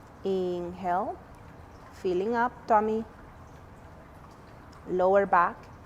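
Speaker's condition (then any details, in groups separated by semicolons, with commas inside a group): No condition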